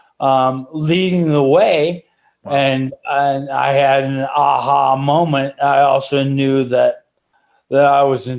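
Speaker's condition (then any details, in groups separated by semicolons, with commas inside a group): ALS; breathing affected after injection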